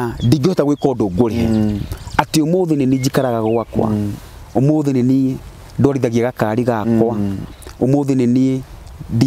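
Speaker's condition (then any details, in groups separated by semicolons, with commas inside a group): No condition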